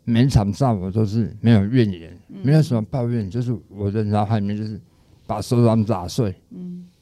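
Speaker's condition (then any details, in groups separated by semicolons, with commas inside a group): Tongue cancer, stage 4 tongue cancer and parotid cancer; stage four tongue cancer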